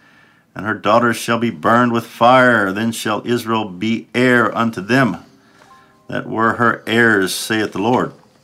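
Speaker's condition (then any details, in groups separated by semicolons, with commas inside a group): No condition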